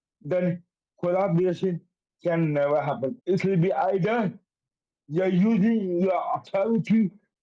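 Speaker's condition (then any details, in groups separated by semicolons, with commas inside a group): Cerebral palsy; affects coordination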